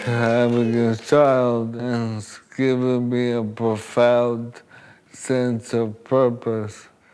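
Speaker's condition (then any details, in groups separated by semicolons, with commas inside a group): ALS; wheelchair user; voice sounds ill, voice loss expected, voice banked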